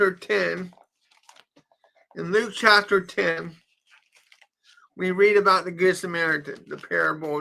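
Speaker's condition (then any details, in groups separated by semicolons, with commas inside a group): Cerebral palsy; from birth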